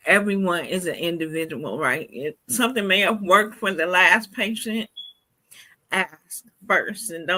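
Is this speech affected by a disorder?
Yes: cerebral palsy.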